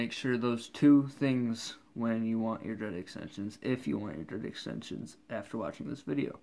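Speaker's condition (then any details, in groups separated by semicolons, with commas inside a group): No condition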